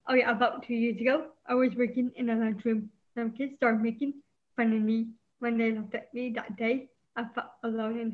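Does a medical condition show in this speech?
Yes: Down syndrome; congenital, stutter; age 24; brought out by anxiety, learned to control stutter for public speaking.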